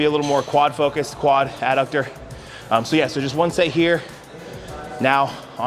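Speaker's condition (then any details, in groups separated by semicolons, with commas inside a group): No condition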